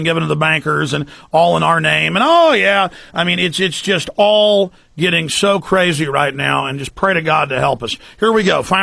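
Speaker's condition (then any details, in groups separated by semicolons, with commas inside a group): No condition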